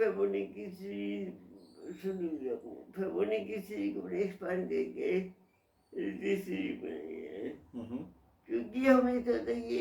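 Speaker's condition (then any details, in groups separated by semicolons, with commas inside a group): Cerebral palsy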